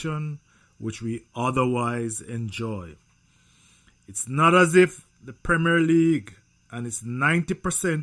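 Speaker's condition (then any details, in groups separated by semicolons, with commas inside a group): No condition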